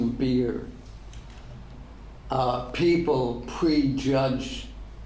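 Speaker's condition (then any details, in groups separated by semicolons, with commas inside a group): ALS; degenerative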